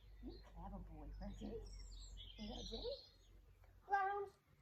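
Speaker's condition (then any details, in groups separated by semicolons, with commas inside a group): No condition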